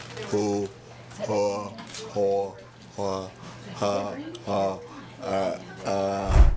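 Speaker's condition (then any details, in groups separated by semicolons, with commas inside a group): Acute dystonic reaction (risperidone); during dystonic reaction, before Benadryl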